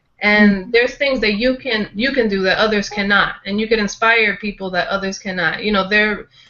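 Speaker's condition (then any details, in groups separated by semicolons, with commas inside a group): No condition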